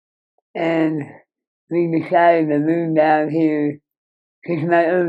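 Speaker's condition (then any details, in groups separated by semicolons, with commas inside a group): Moebius syndrome; severe nerve damage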